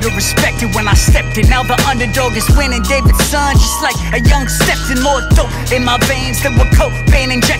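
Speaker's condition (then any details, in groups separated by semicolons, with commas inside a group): No condition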